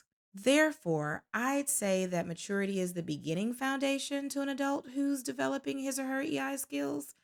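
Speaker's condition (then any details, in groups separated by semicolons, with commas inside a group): No condition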